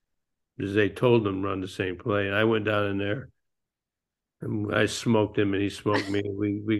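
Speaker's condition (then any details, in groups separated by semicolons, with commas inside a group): Parkinson's disease; ping pong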